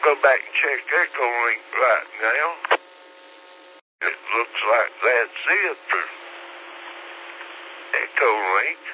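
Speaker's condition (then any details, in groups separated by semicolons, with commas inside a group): Slurred speech; stroke 3 years ago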